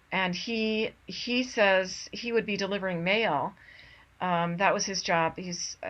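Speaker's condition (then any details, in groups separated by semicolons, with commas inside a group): No condition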